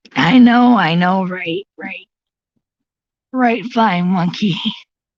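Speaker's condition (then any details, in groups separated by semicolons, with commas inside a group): Cerebral palsy; since birth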